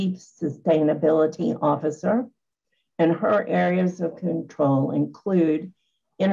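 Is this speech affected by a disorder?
No.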